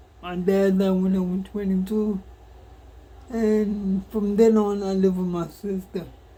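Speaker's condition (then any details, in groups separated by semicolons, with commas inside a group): Cerebral palsy; cannot walk, uses wheelchair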